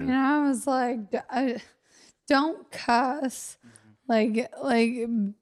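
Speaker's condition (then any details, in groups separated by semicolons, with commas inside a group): Friedreich's ataxia; wheelchair user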